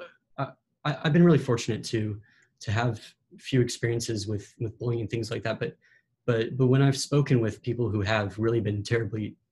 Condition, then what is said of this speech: Stuttering. And then also just personally, it's a great opportunity to challenge myself as a person who stutters and to improve my fluency and increase my public speaking skills and things like that.